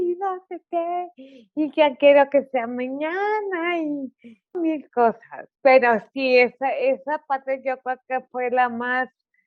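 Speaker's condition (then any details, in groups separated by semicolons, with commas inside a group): Cerebral palsy; articulation affected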